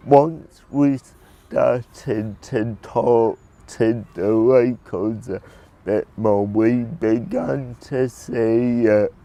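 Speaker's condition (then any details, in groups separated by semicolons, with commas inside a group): Cerebral palsy; predicted at birth never to talk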